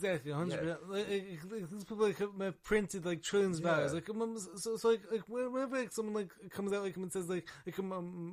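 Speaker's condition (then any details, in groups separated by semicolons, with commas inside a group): Stammering and stuttering; acquired, neurological damage from severe pneumonia, 21 antibiotics, steroids, intubation, ventilator, induced coma, stutter began later; minimal editing leaves speech issues on display; repeated sounds, prolonged sounds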